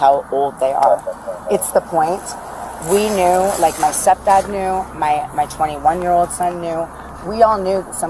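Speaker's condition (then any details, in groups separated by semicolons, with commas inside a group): No condition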